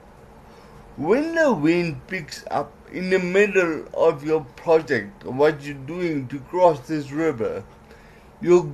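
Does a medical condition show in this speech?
Yes: cerebral palsy; legs affected.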